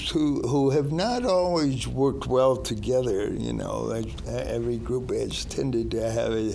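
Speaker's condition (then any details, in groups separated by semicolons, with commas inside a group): Cerebral palsy; present from birth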